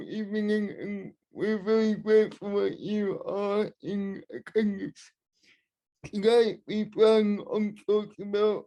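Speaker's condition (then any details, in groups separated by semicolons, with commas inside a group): Cerebral palsy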